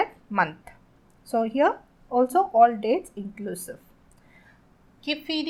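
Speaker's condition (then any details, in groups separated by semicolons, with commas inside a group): No condition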